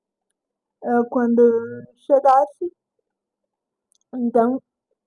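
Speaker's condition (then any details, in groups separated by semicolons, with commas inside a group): Cerebral palsy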